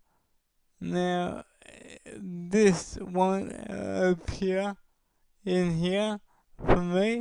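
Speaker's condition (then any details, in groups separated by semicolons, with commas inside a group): Cerebral palsy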